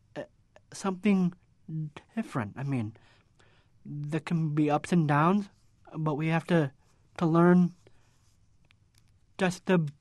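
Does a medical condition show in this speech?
Yes: Down syndrome; cognitive disability.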